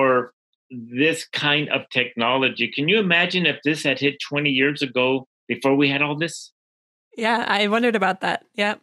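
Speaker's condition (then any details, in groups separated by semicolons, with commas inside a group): No condition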